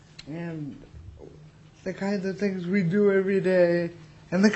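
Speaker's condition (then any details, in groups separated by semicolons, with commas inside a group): Cerebral palsy; 42 years old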